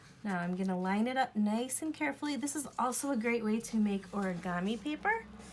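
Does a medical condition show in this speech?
No.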